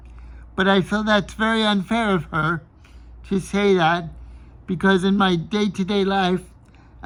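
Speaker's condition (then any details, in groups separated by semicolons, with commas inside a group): Cerebral palsy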